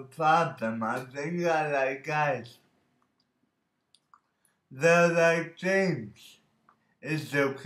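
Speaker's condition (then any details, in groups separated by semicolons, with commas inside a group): Birth oxygen deprivation brain injury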